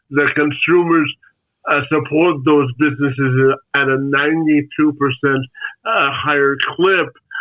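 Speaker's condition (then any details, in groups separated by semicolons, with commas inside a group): Spastic quadriplegic cerebral palsy; age 32, medical options exhausted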